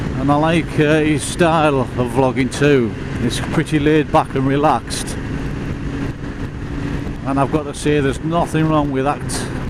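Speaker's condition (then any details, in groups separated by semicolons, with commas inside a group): No condition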